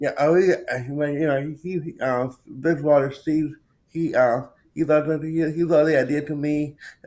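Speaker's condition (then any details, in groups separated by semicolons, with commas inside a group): Cerebral palsy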